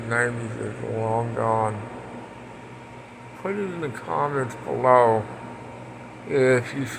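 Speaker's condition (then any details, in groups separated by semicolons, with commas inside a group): Parkinson's; speech impediment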